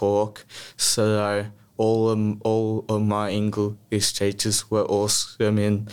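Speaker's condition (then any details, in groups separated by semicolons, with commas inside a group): Stutter; childhood stutter, therapy grades 1-4, smooth speech at Box Hill Clinic 2 years from 14-15; repeated words, prolonged sounds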